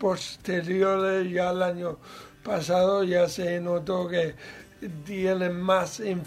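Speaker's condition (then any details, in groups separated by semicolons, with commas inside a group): Cerebral palsy; mild, lesser degree of disability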